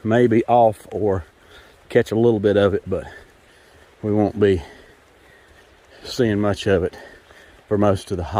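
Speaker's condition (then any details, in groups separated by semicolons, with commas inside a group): No condition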